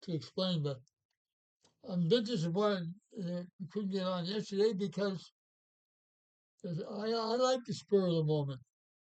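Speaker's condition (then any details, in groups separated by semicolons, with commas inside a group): Parkinson's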